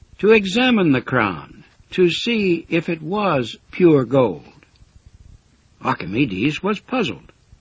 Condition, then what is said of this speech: None; typical speech.